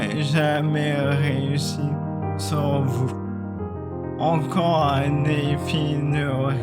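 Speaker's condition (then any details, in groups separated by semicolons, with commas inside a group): ALS (maladie de Charcot)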